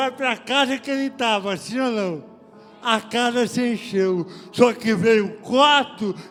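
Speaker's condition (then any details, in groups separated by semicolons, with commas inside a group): Cerebral palsy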